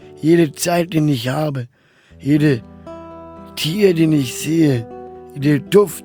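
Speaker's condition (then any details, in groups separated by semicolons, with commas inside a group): Down syndrome; trisomy 21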